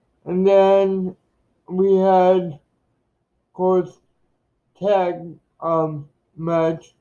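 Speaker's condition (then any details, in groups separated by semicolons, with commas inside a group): Cerebral palsy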